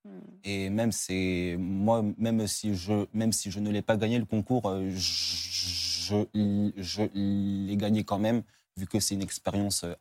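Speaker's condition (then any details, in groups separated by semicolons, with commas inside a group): Stuttering; stuttering triggered by mother becoming blind, severity varies by period, managed with breathing exercises and music; almost a month of heavy stuttering, but barely stuttering on recording day; barely stutters today, stuttering fluctuates from period to period; repeated words, prolonged sounds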